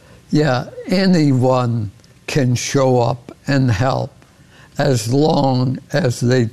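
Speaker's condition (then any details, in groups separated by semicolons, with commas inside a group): ALS; progressive ALS, diagnosed over 11 years ago, initial prognosis 2 to 5 years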